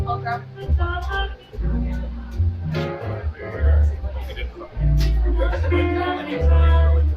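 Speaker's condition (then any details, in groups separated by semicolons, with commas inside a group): No condition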